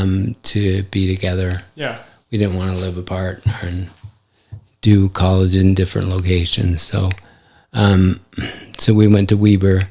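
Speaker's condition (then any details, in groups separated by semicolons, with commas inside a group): ALS; affects hand function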